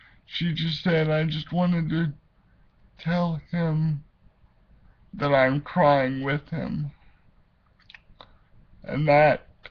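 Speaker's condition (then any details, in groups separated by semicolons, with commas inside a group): Cerebral palsy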